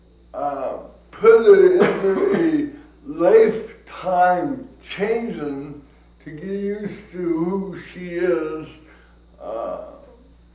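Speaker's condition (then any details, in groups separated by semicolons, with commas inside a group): Cerebral palsy; from birth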